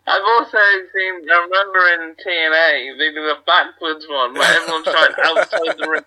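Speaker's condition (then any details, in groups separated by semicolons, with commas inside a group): Cerebral palsy; wheelchair user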